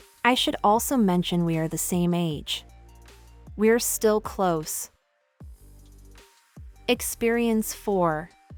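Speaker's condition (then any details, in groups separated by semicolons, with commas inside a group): No condition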